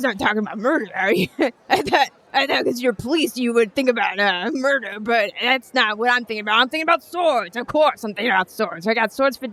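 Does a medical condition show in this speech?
No.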